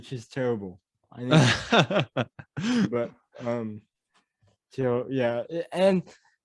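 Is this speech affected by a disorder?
Yes: cerebral palsy; mild speech impediment.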